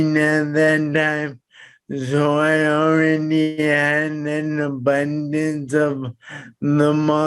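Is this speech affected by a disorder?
Yes: traumatic brain injury; caused by accident.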